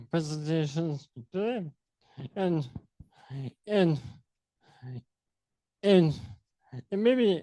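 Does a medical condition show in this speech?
Yes: ALS; sporadic form; diagnosed at age 32.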